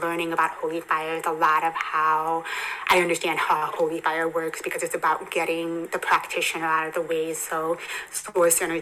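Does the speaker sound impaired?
Yes: hearing impairment, congenital, bilateral cochlear implants; hearing aids from about 17 months.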